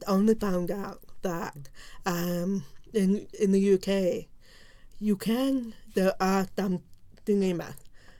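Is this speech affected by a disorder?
Yes: profound deafness; profound deafness left ear, total deafness right ear, diagnosed at age 3, no cochlear implant; learned to speak and lip-read in oral pre-preschool, mainstreamed, little ASL now.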